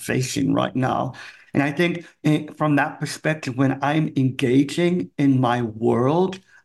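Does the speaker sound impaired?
Yes: cleft palate; congenital.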